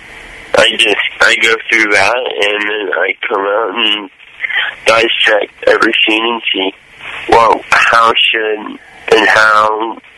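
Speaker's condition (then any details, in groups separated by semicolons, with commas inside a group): Cerebral palsy; symptoms much milder than the character's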